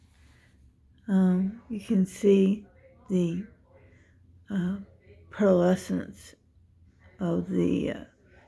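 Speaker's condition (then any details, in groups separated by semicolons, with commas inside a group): Dystonia; affects how speech sounds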